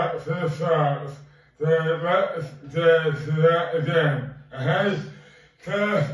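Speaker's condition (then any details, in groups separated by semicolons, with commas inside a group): Dystonia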